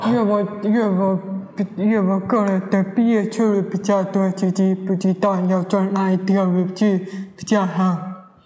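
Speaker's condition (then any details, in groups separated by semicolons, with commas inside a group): Hearing impairment; wears hearing aid, hears car horns and ambulance sirens with hearing aid; speech not very clear, others may not understand her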